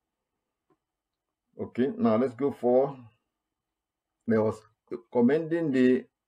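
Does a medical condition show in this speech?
No.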